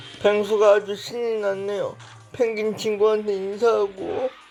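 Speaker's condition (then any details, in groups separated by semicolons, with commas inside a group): Brain lesion disability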